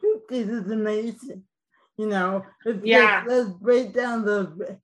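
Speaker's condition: Cerebral palsy; gait mildly affected

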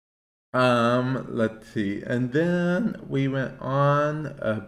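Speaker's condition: Cerebral palsy; affects speech to an extent

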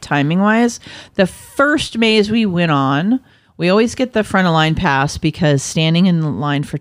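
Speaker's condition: No condition

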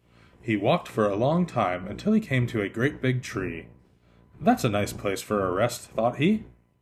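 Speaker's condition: No condition

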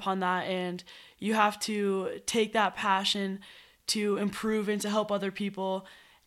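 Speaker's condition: No condition

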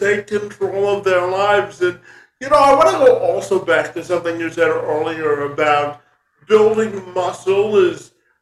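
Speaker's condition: Cerebral palsy; present from birth

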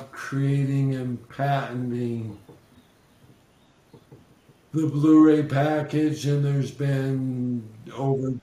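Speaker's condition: ALS; slurred speech, losing voice, still heard loud and clear

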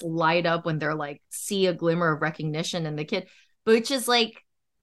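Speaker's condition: No condition

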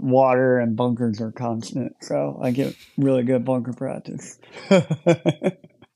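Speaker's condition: Cleft lip and palate; large hole in mouth at birth

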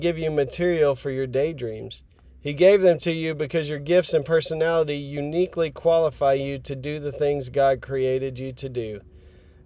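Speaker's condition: No condition

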